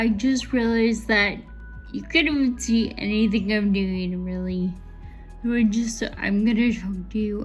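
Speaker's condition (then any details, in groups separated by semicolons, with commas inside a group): Friedreich's ataxia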